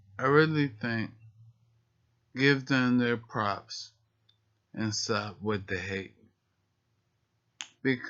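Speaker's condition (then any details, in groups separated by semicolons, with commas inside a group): Multiple sclerosis; deep brain stimulation electrodes for arm tremors; rambling speech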